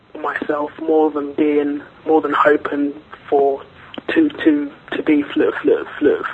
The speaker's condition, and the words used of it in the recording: Stuttering. Yeah, of course, because it's impossible to hide my stutter.